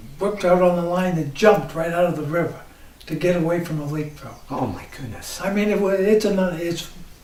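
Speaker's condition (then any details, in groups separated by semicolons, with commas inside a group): ALS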